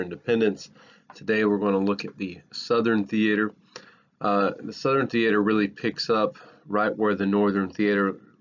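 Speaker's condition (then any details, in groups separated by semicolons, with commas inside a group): No condition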